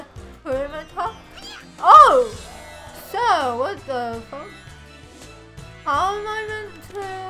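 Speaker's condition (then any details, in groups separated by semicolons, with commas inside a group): Cerebral palsy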